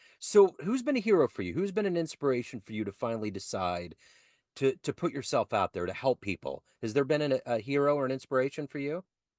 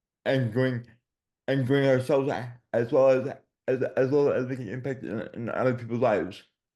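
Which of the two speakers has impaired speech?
The second: dystonia; childhood onset, involuntary movements and muscle contractions; progressively worsening since childhood.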